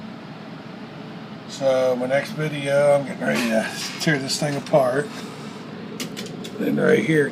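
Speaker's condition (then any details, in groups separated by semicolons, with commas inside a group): No condition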